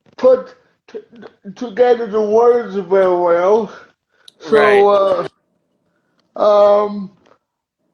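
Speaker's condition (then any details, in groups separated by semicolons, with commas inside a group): Cerebral palsy; uses wheelchair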